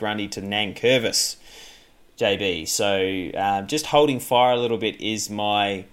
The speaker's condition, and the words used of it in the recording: None; typical speech.